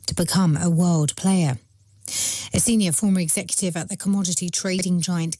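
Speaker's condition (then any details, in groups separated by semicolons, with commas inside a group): No condition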